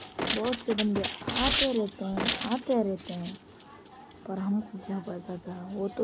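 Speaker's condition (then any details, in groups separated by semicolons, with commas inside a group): No condition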